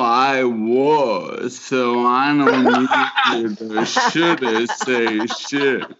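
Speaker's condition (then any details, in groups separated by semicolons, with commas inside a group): Motor neuron disease; can no longer dance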